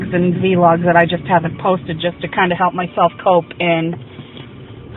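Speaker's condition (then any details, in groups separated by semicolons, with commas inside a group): No condition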